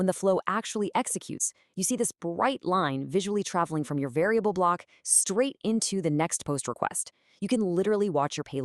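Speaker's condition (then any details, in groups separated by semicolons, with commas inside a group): No condition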